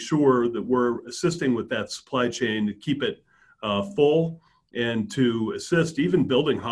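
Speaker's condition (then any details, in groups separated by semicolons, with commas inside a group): No condition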